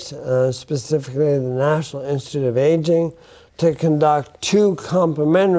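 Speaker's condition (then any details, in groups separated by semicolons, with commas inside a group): Bulbar onset ALS; affects speech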